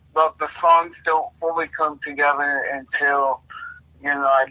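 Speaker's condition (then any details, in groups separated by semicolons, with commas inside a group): Cerebral palsy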